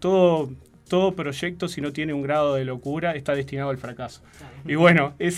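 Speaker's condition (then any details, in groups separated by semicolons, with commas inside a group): No condition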